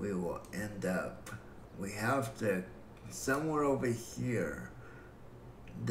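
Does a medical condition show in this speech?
Yes: cerebral palsy; breathing fine.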